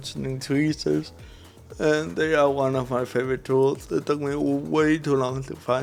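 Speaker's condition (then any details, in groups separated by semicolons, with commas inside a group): Cerebral palsy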